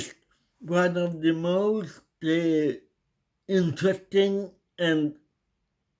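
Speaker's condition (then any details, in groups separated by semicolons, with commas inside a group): Cerebral palsy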